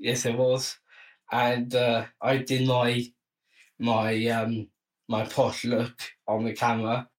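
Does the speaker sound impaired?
Yes: Down syndrome.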